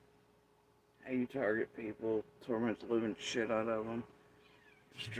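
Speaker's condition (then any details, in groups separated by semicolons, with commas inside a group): Facial paralysis after surgery; tongue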